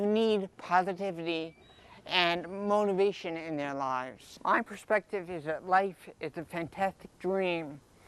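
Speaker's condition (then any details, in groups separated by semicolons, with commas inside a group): Cerebral palsy; affects legs, leg braces, intensive therapy from three; talking slightly affected, speech therapy, former frequent stutter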